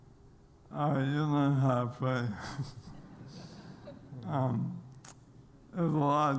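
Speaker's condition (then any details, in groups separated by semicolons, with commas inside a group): ALS; speed and weight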